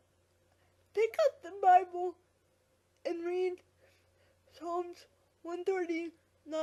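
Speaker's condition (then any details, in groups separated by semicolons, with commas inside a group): Quadriplegic cerebral palsy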